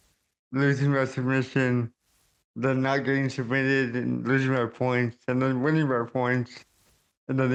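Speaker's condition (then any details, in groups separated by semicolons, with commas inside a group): Cerebral palsy; caused by stroke at birth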